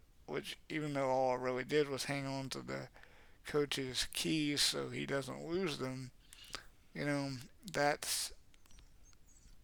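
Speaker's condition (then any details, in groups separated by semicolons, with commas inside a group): Cerebral palsy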